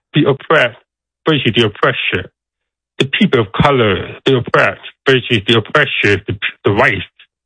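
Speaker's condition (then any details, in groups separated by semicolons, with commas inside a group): Deafness; deaf accent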